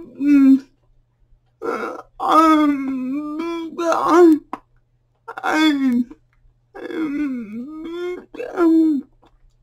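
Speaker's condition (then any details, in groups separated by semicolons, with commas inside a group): Cerebral palsy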